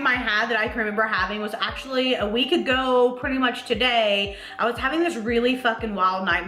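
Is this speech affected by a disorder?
No.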